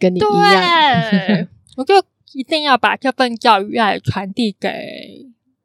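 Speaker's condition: Congenital hearing impairment; cannot hear clearly

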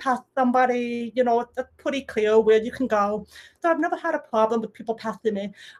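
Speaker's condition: Deafness, little d deaf, some residual hearing

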